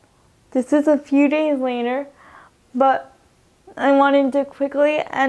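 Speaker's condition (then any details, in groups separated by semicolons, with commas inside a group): Cerebral palsy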